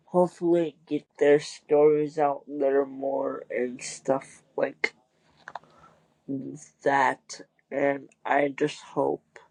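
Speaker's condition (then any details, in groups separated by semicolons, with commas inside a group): Cerebral palsy; wheelchair user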